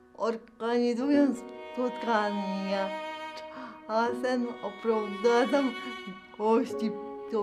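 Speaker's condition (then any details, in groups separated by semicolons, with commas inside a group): Cerebral palsy; from birth, affects hands, legs and face; predicted never to speak, learned through daily exercises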